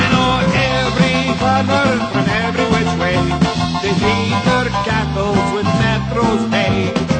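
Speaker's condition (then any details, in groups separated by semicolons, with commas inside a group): No condition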